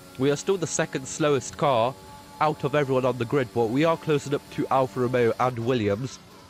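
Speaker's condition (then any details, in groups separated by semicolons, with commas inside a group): No condition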